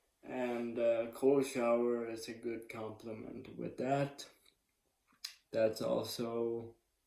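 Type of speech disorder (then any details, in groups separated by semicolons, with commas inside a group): Slurred speech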